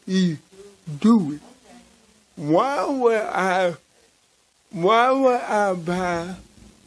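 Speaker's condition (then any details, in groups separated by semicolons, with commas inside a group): Cerebral palsy; from birth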